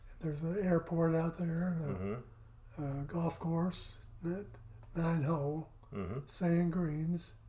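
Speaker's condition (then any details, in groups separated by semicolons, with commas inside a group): Parkinson's; affects voice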